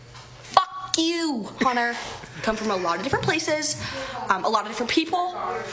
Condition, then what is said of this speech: Tourette syndrome. I tend to wear headphones to help me in public places, because anything to do with music helps my tics.